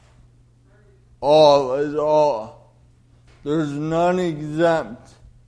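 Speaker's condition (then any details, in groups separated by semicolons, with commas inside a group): Cerebral palsy; oxygen loss at birth, cord around neck, delayed development, diagnosed at 18 months, Kennedy Krieger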